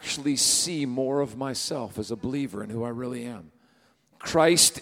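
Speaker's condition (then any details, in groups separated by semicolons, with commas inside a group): No condition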